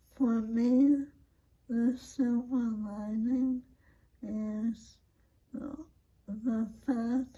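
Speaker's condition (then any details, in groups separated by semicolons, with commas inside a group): ALS; leg onset, lost mobility; onset almost 8 years ago, no recent progression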